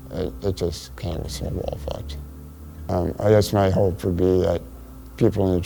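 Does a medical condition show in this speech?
Yes: spinal muscular atrophy; lungs affected; cannot speak loudly, lung involvement.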